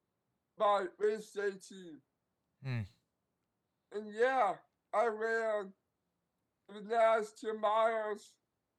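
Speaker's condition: Down syndrome; diagnosed before birth, lifelong

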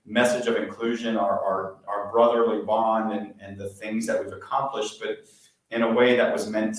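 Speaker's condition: No condition

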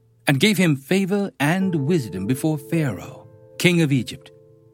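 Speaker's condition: No condition

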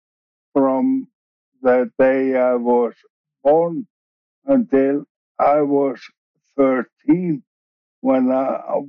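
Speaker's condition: ALS, bulbar onset, later regular ALS; later reclassified as regular form

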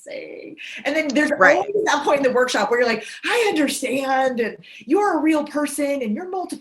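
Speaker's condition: No condition

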